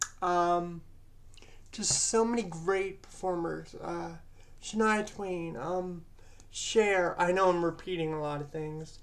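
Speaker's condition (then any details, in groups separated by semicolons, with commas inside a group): Cerebral palsy; present from birth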